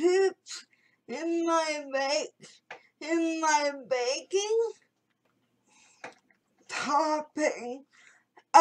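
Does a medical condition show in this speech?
Yes: cerebral palsy.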